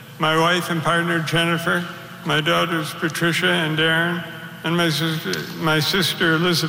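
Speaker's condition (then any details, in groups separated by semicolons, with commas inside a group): Parkinson's disease; chronic, impaired brain dopamine production; voice may weaken during address, daughter Patricia ready to take over reading; speaking requires intense concentration, thinking and talking together increasingly hard, shouts to compensate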